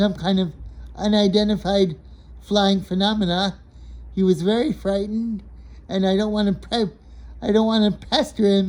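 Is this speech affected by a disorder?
Yes: cerebral palsy.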